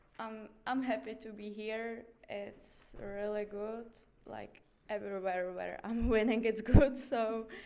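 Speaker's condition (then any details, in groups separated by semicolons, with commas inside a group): No condition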